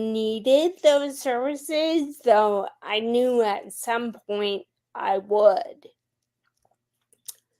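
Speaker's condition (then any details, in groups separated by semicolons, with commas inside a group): Friedreich's ataxia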